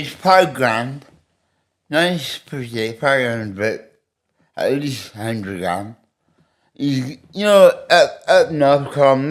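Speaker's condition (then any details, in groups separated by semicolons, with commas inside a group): Medication-induced speech impediment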